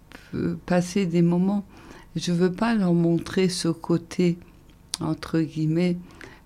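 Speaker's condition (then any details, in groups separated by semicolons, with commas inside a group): ALS (Charcot's disease); breathing difficulties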